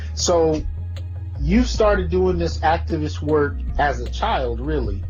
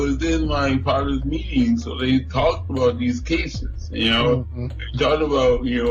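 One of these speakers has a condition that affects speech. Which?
The second: cerebral palsy; from birth, newborn breathing arrest.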